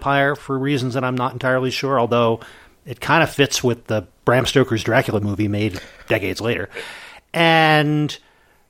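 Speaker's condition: No condition

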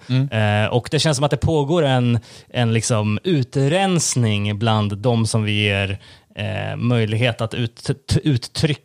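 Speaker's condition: No condition

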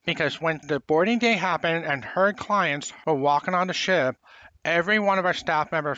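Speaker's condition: Profound hearing loss, congenital; 90% in other

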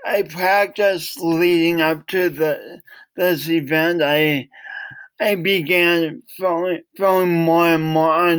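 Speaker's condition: Cerebral palsy; affects voice, speech impediment

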